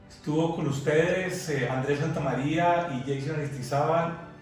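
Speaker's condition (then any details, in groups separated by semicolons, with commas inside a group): No condition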